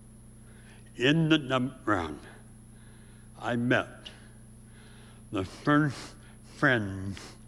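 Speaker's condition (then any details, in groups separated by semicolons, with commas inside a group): Severe speech impediment; from early childhood, could not talk at all as young child, first operation in North Dakota hospital; about age 84; white woman taught tongue movement, chewing food and speaking, impediment heard on radio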